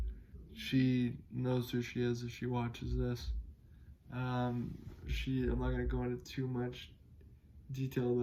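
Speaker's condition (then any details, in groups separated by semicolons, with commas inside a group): Cerebral palsy; able to speak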